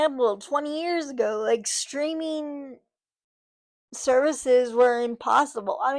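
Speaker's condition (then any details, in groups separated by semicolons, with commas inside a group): Cerebral palsy, spastic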